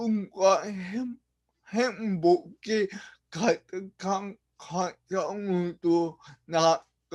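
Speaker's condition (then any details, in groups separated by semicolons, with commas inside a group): Brain lesion disability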